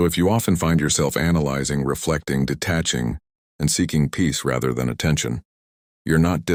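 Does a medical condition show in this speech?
No.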